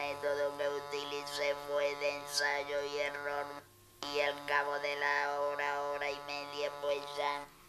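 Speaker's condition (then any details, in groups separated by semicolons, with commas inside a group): Total laryngectomy; laryngeal cancer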